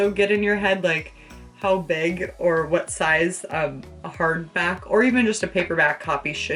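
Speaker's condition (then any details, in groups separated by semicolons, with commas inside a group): No condition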